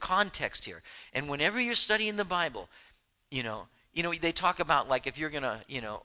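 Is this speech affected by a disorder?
No.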